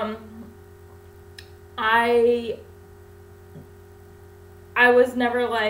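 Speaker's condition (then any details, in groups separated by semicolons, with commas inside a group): Cerebral palsy; wheelchair use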